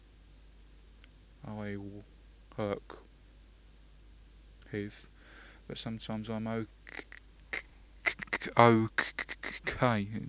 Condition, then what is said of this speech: Stuttering. I find that I've vary from time to time quite a lot, depending on circumstances, and how I react to stress has quite an effect on my speech also.